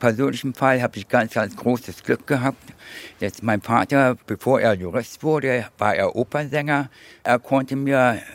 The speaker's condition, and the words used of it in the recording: Deafness. Dass er so deutlich sprechen gelernt hat wie kaum ein anderer gehörloser Mensch, ist eigentlich ein kleines Wunder, wie ich finde.